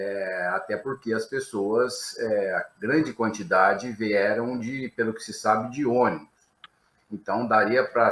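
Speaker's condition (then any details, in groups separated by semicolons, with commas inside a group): No condition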